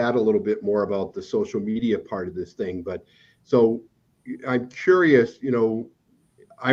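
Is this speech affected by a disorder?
No.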